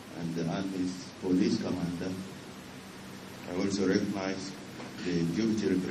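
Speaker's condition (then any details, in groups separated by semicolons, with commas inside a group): No condition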